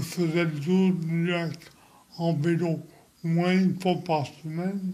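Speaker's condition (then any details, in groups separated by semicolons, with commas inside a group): Multiple sclerosis; rapid progression despite immunosuppressants, wheelchair, needs transfer help; 46 years since onset, bed and wheelchair, ongoing medications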